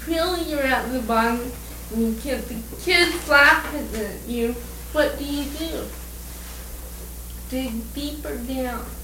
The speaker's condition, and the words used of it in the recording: Cerebral palsy. My speech is slurred.